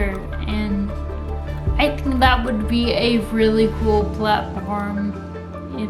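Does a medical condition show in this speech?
Yes: Friedreich's ataxia; neurological disorder.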